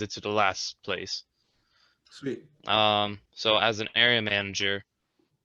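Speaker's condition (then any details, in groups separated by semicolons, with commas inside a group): No condition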